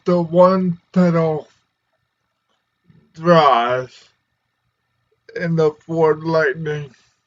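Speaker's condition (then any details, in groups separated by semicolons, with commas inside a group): Cerebral palsy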